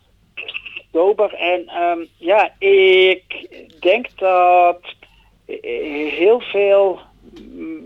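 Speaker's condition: Stuttering; stutters during radio interview; frequent filler 'ja', long pauses and hesitations mid-sentence; prolonged sounds

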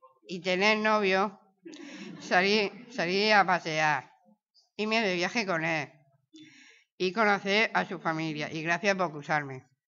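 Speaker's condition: Down syndrome

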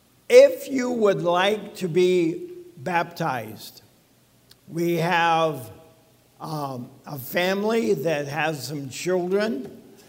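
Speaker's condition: ALS; talks funny, speech sounds abnormal

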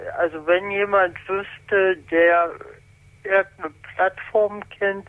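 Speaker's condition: Congenital spastic paralysis; writing or holding full glass looks drunk

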